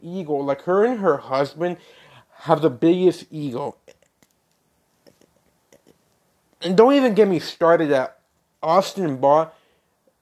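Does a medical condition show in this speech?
Yes: stuttering; stutters in speech, apologizes for it while talking; here repeated sounds.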